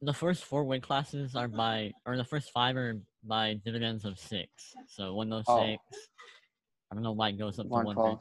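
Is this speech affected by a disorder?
Yes: cleft lip; unilateral cleft lip, one side only, milder than others, 18 surgeries so far, really bad underbite; bone graft still pending as earlier graft too small, jaw surgery planned to shift jaw back.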